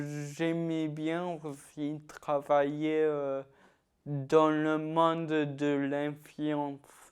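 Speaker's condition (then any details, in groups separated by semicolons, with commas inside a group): Ataxia-telangiectasia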